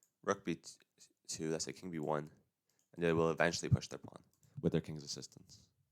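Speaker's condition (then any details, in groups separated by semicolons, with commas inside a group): No condition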